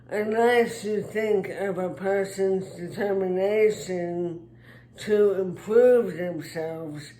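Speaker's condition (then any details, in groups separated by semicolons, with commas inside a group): Traumatic brain injury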